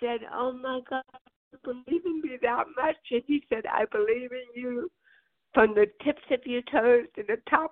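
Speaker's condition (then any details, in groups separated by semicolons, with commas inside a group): Cerebral palsy; birth onset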